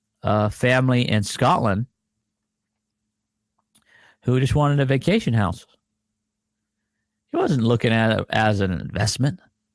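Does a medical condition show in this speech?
No.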